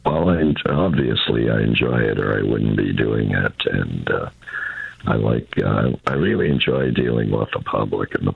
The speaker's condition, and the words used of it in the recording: Throat cancer. It's I've recovered, but I still have trouble with my throat.